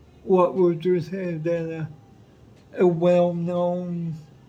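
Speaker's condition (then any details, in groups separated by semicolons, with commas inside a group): Cerebral palsy; affects whole body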